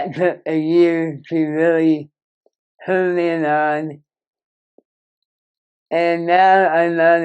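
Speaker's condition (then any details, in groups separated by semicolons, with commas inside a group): Moebius syndrome; severe nerve damage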